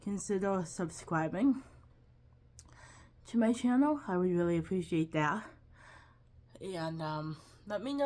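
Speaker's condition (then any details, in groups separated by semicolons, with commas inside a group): Cerebral palsy, quadriplegic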